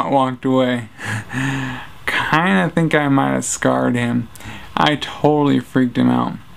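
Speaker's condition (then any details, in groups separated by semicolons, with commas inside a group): Traumatic brain injury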